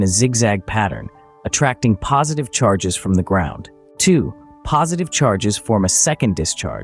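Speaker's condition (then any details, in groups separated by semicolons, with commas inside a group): No condition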